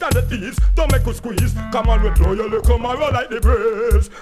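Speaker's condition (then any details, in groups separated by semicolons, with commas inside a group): No condition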